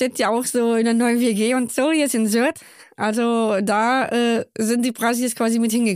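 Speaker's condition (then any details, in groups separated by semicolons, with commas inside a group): Down syndrome; congenital, born in Köln, chromosome 21 present three times; adult, 24 years old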